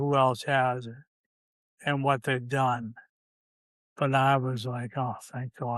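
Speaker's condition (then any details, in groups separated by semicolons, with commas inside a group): ALS, C9 mutation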